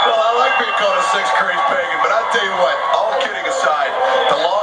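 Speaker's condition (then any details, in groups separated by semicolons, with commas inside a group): No condition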